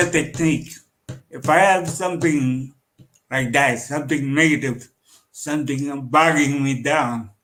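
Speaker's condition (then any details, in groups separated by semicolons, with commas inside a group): Cerebral palsy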